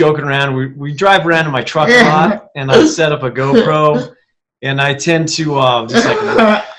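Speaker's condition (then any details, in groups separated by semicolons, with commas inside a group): No condition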